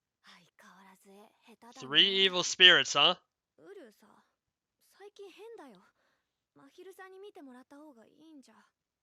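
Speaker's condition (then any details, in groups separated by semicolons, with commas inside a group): No condition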